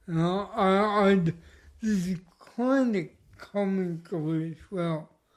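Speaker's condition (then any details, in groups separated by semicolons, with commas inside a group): Cerebral palsy; speech noticeably affected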